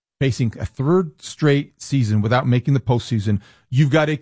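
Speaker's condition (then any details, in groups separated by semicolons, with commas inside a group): No condition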